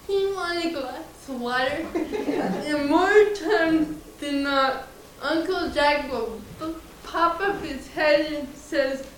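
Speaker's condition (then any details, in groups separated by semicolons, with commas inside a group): Cerebral palsy, mild; slightly slurred, harder to understand when excited and faster, easy to understand, took much work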